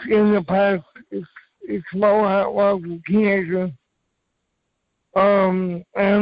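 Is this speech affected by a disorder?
Yes: cerebral palsy; from birth.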